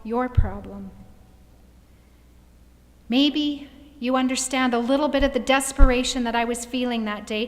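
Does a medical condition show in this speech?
No.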